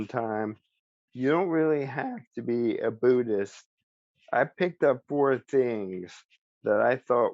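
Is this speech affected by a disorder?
Yes: ALS; speech still preserved.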